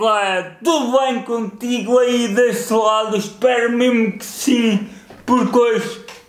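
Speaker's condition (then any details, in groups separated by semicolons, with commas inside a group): Cerebral palsy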